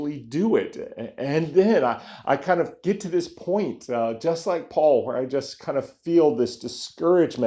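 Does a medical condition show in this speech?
No.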